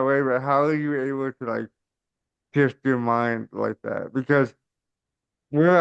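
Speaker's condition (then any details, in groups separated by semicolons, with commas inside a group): Cerebral palsy; caused by stroke at birth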